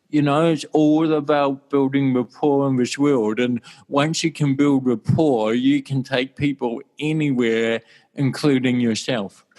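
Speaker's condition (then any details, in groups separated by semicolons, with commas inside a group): Cerebral palsy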